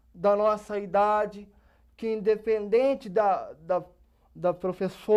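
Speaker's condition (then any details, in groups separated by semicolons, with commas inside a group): Cerebral palsy; age 27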